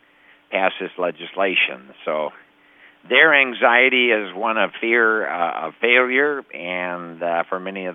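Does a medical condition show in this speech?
No.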